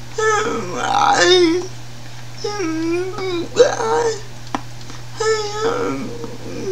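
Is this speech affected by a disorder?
Yes: cerebral palsy.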